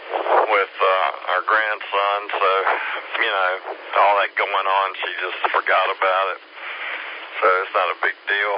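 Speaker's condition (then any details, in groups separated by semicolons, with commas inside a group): No condition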